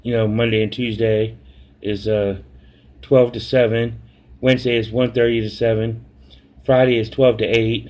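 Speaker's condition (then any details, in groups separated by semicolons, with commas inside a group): No condition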